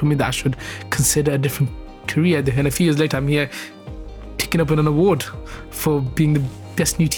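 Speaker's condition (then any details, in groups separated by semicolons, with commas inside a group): Stammer; stammer since age 4 or 5, lifelong, self-referred NHS speech and language therapy at 19, acceptance-focused; ongoing stammer, stammers less while acting or performing during recording; stammers more when tired, less with over-dramatic speaking or moving hands, saying own name hardest; repeated sounds, prolonged sounds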